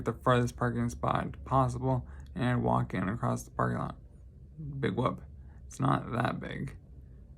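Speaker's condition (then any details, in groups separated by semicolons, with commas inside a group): Traumatic brain injury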